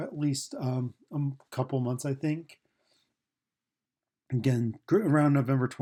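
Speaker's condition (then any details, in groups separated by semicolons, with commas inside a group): No condition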